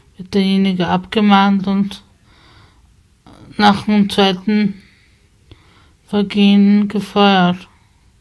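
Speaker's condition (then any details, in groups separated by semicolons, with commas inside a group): Spasticity from birth; multiple sclerosis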